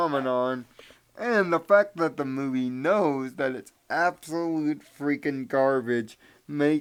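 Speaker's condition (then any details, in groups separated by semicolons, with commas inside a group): Cerebral palsy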